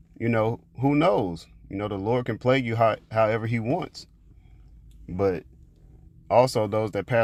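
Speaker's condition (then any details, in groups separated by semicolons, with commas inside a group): No condition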